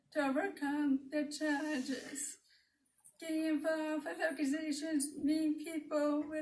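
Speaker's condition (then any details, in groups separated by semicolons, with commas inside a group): Cerebral palsy; processing disorder, wears FM system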